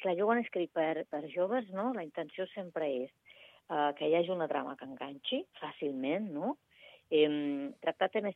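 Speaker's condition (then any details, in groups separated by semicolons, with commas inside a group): No condition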